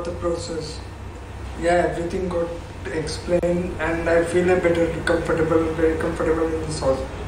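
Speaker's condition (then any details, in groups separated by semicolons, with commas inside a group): ALS/MND; after stem cell therapy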